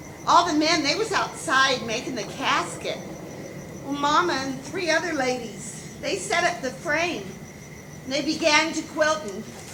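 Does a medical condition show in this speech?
No.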